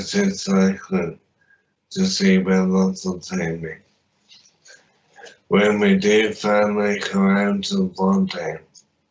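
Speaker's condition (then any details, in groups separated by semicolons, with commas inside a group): Traumatic brain injury; limb injuries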